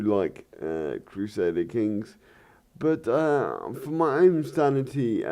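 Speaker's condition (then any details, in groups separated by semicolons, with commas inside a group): Cerebral palsy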